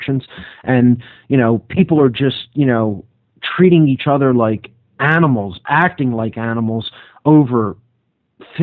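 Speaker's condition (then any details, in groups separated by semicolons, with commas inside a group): No condition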